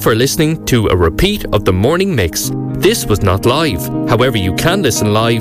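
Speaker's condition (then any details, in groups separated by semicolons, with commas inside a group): No condition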